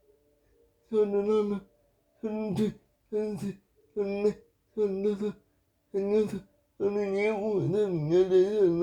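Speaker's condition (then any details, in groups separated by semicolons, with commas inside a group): Brain lesion disability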